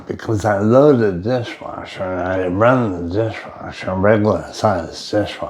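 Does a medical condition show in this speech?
Yes: brain injury.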